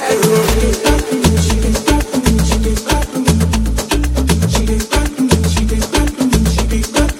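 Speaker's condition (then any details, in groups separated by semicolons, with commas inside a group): No condition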